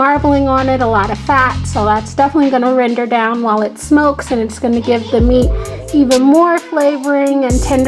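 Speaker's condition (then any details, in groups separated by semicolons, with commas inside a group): No condition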